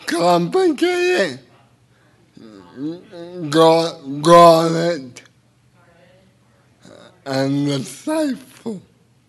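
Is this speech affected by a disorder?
Yes: cerebral palsy; speech a little unclear.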